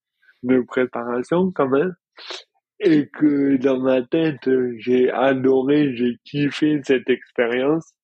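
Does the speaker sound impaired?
Yes: dystonia; more pain before injection.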